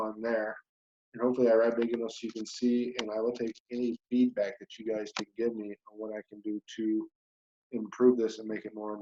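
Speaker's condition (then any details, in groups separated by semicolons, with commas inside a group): No condition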